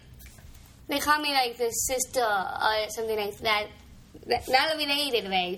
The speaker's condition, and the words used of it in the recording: Down syndrome. And, yes, you have a real direct way of getting to what you're thinking and speaking.